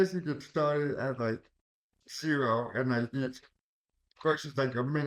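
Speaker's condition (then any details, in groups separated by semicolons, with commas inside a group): Cerebral palsy; caused by stroke at birth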